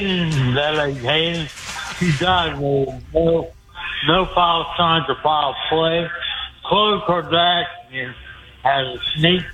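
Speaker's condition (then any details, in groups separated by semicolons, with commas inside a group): Speech impediment; deaf in left ear; calling on speakerphone from echoey laundry room, because of left ear deafness; hard to understand, worse over speakerphone with echo and delayed show behind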